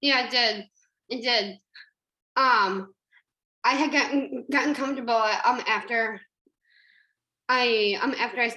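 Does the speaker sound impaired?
Yes: Down syndrome; public speaker about 12 years.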